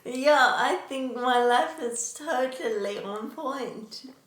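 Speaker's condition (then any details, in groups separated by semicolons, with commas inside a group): Traumatic brain injury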